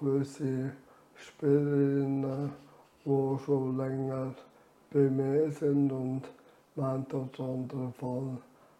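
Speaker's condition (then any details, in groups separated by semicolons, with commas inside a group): ALS; reduced air makes talking effortful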